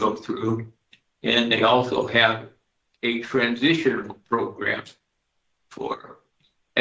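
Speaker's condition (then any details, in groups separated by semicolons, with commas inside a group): Parkinson's disease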